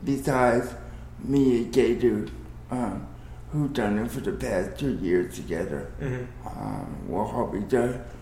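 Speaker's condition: Cerebral palsy

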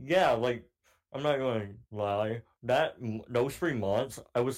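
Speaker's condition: Cleft palate; cleft palate since childhood

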